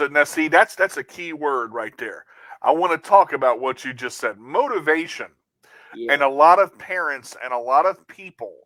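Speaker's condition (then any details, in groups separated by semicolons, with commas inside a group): No condition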